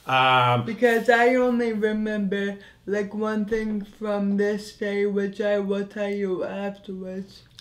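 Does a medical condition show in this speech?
Yes: anoxic brain injury.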